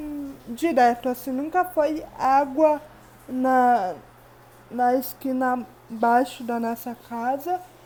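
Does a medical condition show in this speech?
Yes: cerebral palsy.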